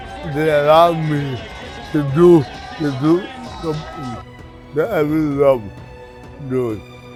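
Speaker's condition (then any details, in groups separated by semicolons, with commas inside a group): Cerebral palsy; from birth, motor control affected, wheelchair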